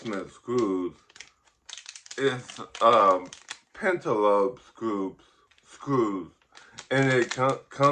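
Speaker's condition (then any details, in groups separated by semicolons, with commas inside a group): Ataxic cerebral palsy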